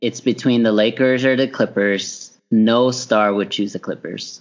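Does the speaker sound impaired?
No.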